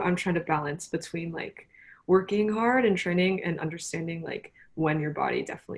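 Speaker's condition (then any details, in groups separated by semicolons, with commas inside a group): No condition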